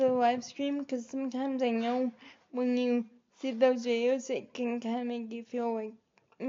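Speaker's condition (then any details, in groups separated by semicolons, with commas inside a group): Cerebral palsy; quadriplegic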